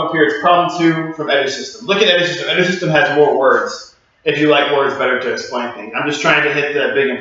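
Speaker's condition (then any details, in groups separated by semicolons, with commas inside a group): No condition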